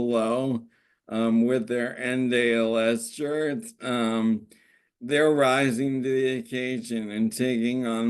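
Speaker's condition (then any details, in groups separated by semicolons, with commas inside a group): ALS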